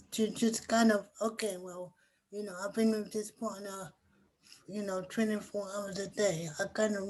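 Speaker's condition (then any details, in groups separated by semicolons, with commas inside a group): Cerebral palsy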